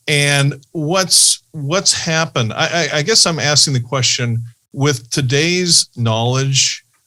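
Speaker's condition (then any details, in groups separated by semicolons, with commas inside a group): No condition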